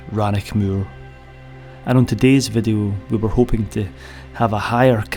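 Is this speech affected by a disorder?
No.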